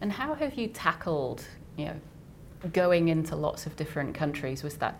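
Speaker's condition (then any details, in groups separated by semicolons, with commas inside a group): No condition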